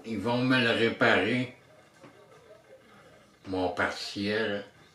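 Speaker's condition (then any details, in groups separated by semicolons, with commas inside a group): Traumatic brain injury; surgery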